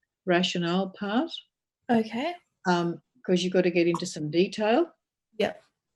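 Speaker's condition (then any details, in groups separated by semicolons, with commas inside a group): No condition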